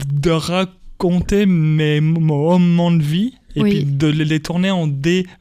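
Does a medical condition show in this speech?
Yes: stuttering; stuttering since early childhood at school, speech therapy helped, told elimination almost impossible; stuttering persists, described by him as an accent; here repeated sounds, prolonged sounds.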